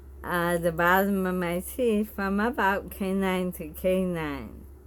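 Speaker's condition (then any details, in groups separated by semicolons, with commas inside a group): Bulbar onset ALS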